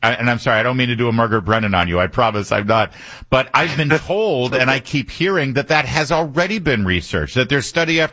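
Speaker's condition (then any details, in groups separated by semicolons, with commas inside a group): No condition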